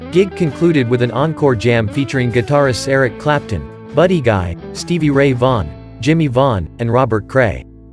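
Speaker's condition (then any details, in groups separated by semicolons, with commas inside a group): No condition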